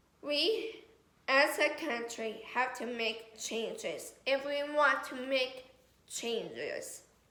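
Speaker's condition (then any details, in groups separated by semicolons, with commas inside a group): Cerebral palsy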